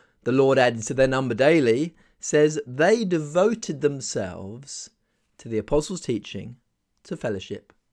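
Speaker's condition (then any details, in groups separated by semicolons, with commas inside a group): No condition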